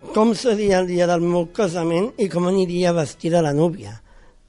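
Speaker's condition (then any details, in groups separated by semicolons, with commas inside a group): Down syndrome; congenital, born with it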